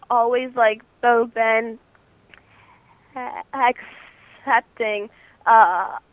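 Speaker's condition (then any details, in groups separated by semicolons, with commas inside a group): Stuttering; stuttering since beginning to talk, speech therapy with own speech therapist; about 18, starting college, therapy every two weeks, summer three-session intensive, Friends National Association; needs extra time to speak, letters to teachers, friends avoid filling in words; repeated sounds, blocks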